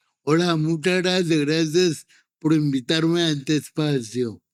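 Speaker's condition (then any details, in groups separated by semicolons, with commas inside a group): Cerebral palsy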